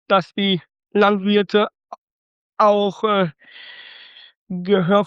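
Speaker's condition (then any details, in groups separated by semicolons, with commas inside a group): Down syndrome; trisomy 21, congenital, suspected on ultrasound two days before birth, born by caesarean at St. Vinzenz Krankenhaus Datteln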